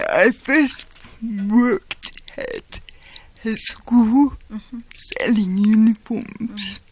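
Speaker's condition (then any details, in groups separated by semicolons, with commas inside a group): Cerebral palsy; brain damage affecting physical part only, cognition unaffected, diagnosed at 18 months; doctors predicted never walking, never talking, never getting an education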